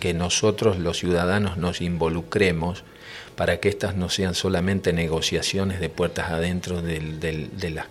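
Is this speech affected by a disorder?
No.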